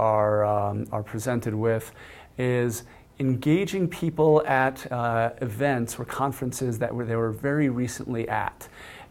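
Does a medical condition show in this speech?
No.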